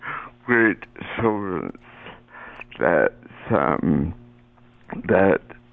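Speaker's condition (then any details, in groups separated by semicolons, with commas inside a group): Cerebral palsy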